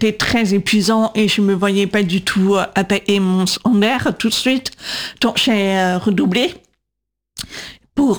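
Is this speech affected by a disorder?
Yes: congenital deafness, profound, from congenital CMV; congenital cytomegalovirus, diagnosed at 18 months, severe then profound at 8, implants left 8.5, right 20-22; age 37, bilateral cochlear implants, external processor with antenna above left ear; atypical voice, speech recognition struggles to understand, 20 years speech therapy, LPC coder in class.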